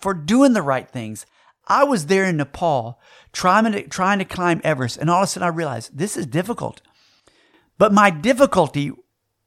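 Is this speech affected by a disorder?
No.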